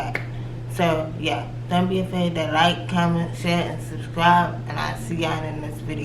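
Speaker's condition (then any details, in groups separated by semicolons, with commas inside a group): Cerebral palsy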